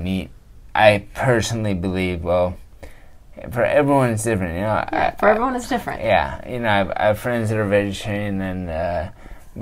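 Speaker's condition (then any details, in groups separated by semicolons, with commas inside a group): Traumatic brain injury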